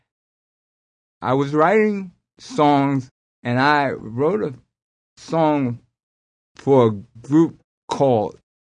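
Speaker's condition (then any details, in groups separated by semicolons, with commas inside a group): Aphasia after strokes; aphasia caused by multiple strokes; attended speech services, singing suggested by doctor as therapy, aphasia persists but singing helps coping; stuttering after strokes, had to repeat everything, impediment not heard when singing, less noticeable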